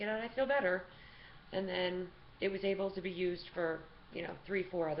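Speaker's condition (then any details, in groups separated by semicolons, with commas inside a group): No condition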